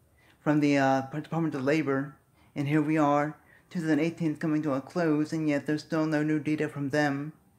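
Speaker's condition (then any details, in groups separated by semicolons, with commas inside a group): Cerebral palsy; speaks fast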